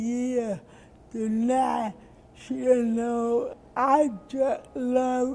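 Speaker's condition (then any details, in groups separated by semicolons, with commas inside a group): Cerebral palsy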